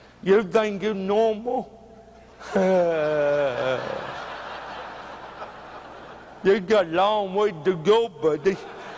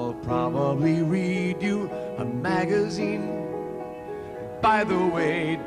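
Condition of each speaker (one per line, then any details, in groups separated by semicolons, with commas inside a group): Cerebral palsy; walks with limp; speech hard to understand
No condition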